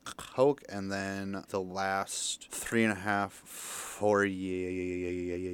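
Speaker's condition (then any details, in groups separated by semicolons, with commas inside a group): Stutter; stutter since young childhood, speech help stopped around age 11 or 12, therapy, 12-step programs, now sober; still stutters, public speaking still hard, sounded fluent on air, feels safe in studio; stutters on f of furniture mover, no stutter when drunk, cares less when feeling safe; repeated sounds, prolonged sounds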